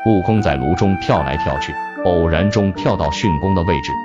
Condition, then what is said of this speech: None; typical speech.